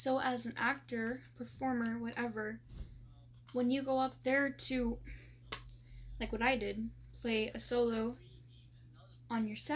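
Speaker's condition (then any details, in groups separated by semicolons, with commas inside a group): No condition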